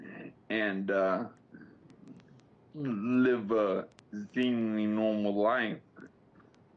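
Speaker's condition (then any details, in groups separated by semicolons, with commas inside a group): Slurred speech after coma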